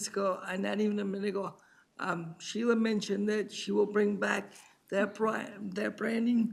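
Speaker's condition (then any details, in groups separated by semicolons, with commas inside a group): Cerebral palsy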